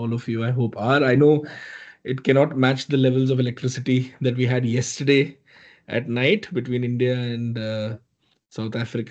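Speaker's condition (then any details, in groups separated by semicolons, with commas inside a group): No condition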